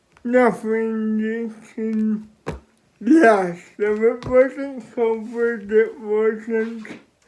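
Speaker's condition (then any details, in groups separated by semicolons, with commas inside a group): Cerebral palsy; respiratory complications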